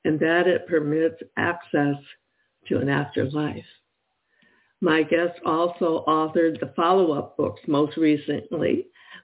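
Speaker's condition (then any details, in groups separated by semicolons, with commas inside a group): No condition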